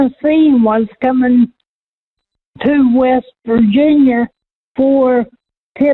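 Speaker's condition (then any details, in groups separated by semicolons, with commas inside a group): Cerebral palsy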